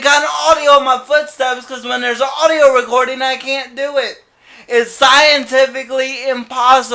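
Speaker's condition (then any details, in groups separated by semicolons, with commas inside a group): Cerebral palsy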